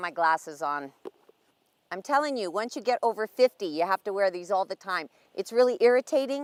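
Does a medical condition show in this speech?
No.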